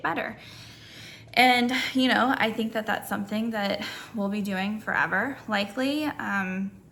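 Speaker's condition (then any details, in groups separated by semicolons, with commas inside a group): No condition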